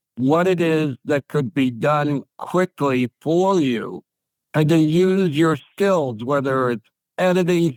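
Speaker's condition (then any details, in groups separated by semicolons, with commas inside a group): ALS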